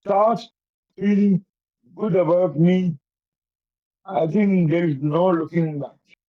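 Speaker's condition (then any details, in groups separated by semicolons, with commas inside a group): Cerebral palsy; affects coordination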